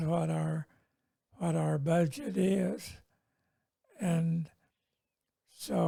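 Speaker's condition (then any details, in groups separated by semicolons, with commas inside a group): Multiple sclerosis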